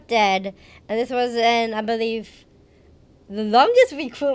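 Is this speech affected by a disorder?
Yes: Down syndrome; age 31.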